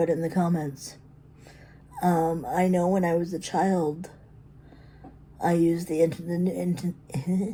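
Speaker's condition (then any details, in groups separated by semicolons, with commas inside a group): Cerebral palsy; predominantly physical; articulate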